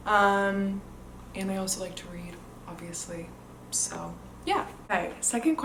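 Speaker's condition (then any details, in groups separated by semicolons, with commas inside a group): No condition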